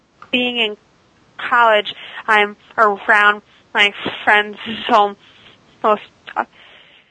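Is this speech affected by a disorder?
Yes: stuttering; very severe third grade, worse high school, speakeasy from Dr. John Haskell, speech therapy helped core; moderate, occasional speakeasy in-ear delayed auditory feedback device, not worn on show; device cuts stuttering about 95%, still stutters at sentence onset, worse around unfamiliar people, sometimes avoids talking; here prolonged sounds, blocks.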